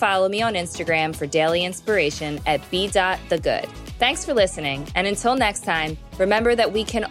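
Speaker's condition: No condition

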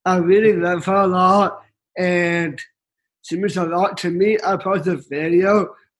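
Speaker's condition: Down syndrome

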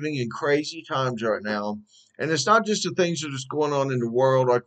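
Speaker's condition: No condition

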